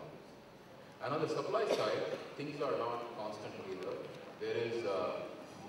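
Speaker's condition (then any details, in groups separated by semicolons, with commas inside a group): No condition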